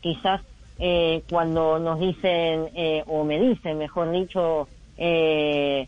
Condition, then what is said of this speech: Cleft palate. Cuando, cuando le corrijan lo del labio y, va, va a alcanzar eh, a, tener más dicción.